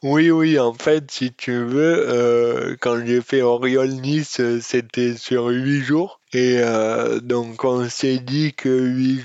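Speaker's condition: Dystonia; eloquence disorder caused by dystonia, alongside muscular disorder

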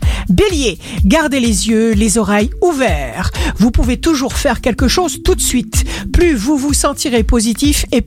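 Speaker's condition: No condition

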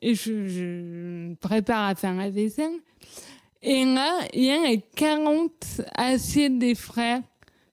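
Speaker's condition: Cerebral palsy; childhood speech

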